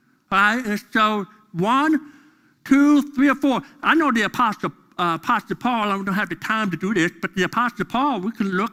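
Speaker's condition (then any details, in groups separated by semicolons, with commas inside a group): Deafness; deaf during school years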